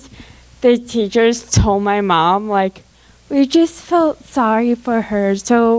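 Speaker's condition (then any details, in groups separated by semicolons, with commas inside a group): Cerebral palsy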